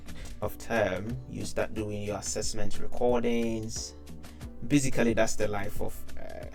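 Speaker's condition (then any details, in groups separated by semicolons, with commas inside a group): No condition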